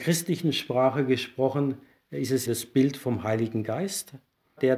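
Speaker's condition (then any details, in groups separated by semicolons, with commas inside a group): No condition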